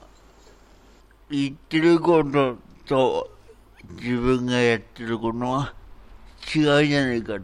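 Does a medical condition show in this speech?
Yes: cerebral palsy; congenital, both hands and strength impaired, needs help with most daily tasks.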